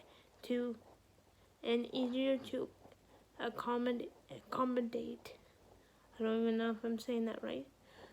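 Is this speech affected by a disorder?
Yes: cerebral palsy; brain not developed properly.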